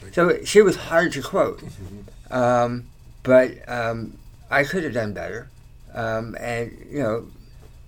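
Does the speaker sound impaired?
Yes: tongue cancer surgery; slight slur.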